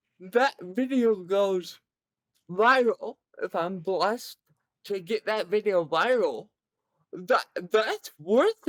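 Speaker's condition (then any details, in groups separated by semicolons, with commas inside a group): Cerebral palsy, severe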